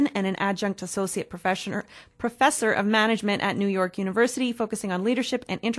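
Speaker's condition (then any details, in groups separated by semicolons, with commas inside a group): No condition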